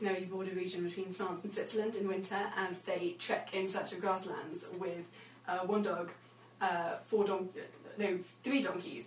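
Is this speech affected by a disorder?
No.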